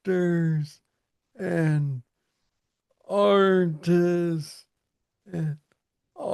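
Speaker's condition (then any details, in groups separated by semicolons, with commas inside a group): Parkinson's disease; young onset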